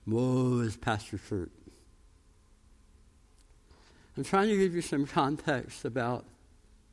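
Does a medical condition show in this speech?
Yes: tongue cancer, jaw reconstruction, osteonecrosis of jaw after radiation; about 13 years since tongue cancer, healing after implant surgery, permanent teeth not yet affixed.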